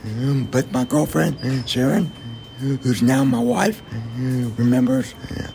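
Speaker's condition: Vocal cord damage; gunshot to head, Austin mini-mart shooting, traumatic brain injury, right side and arm weak, limp; bullet went through speech area, no speech two months, speech and language returned

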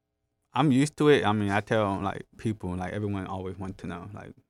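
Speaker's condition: Profound hearing loss, acquired, gentamicin-induced; had speech therapy because of hearing loss

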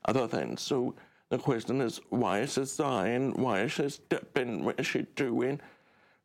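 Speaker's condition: Deaf; cochlear implant on side of head

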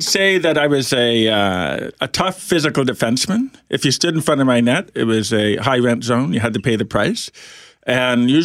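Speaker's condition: Profound hearing loss, orally deaf

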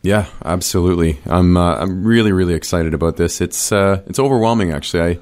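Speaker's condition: No condition

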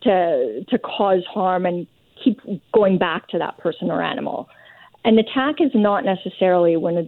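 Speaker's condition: No condition

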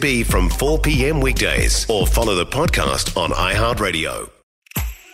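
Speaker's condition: No condition

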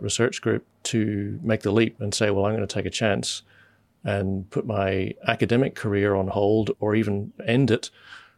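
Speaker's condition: No condition

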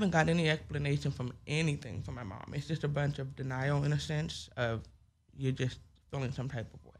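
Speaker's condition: Hearing loss with speech impediment; diagnosed end of first grade

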